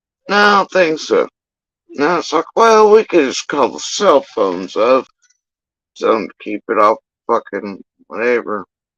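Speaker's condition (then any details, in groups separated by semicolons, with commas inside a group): Facial paralysis after surgery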